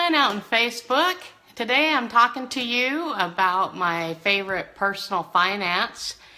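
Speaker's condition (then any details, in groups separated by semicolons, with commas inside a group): No condition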